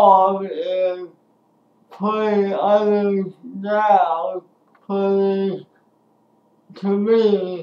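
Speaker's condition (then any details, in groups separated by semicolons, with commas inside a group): Speech impairment after birth surgery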